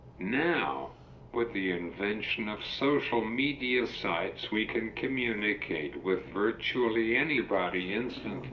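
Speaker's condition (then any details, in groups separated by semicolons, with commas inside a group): Cerebral palsy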